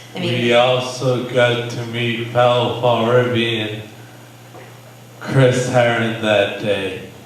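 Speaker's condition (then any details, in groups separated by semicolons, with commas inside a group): Brain injury; breath runs short during sentences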